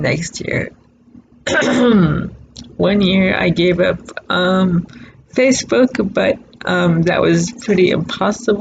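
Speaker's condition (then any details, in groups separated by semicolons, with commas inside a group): Cerebral palsy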